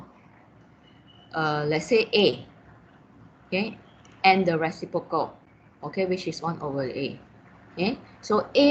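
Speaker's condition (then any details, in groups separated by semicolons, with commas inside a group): No condition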